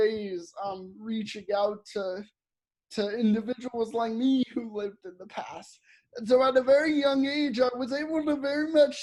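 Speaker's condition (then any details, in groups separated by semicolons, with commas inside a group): Cerebral palsy; audibly affected speech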